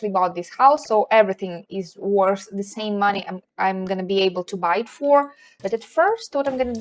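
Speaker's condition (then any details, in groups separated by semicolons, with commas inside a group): No condition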